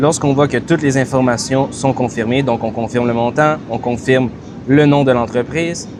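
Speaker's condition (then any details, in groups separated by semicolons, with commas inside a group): No condition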